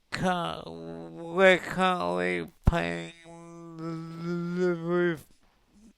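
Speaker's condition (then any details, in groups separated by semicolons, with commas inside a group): Cerebral palsy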